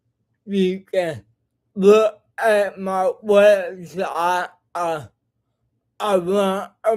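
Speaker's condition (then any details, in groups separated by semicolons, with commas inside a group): Cerebral palsy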